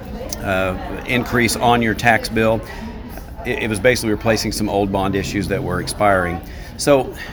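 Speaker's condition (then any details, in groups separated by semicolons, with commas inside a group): No condition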